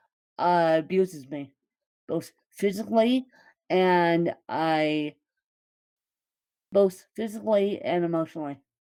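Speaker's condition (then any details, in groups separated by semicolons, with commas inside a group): Cerebral palsy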